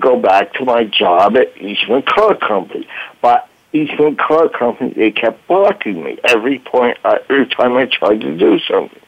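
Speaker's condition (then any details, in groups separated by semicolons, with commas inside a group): Voice box damage from tracheostomy; lasting physical voice challenge from damaged voice box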